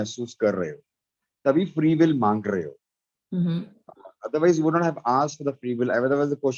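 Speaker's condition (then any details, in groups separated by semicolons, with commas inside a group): No condition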